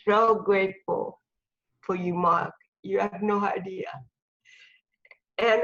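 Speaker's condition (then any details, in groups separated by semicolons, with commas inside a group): Cerebral palsy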